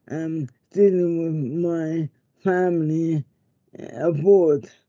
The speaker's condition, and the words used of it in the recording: ALS (motor neuron disease). She sounds like that, you know, and you can see it all over their face.